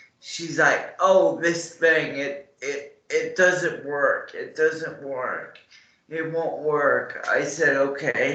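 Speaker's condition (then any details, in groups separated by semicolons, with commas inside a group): Cerebral palsy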